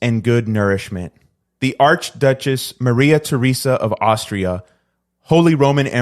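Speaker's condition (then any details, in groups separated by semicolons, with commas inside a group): No condition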